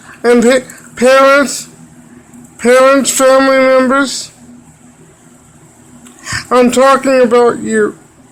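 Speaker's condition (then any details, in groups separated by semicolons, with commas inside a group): Cerebral palsy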